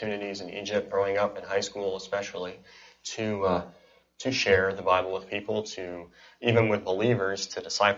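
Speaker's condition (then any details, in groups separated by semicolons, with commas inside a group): Cleft palate and cleft lip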